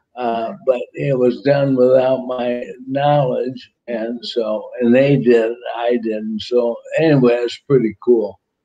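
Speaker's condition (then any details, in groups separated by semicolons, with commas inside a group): ALS; about a year since diagnosis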